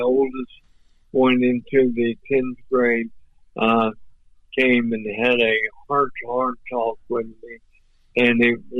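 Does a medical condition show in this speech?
Yes: ALS; voice off but clear and understandable.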